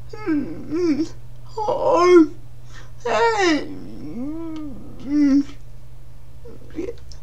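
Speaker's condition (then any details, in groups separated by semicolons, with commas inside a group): Cerebral palsy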